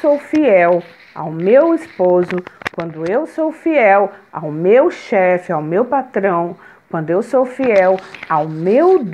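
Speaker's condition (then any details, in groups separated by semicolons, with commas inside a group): No condition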